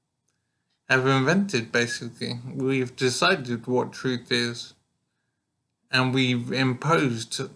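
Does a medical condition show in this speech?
Yes: brain injury; severe.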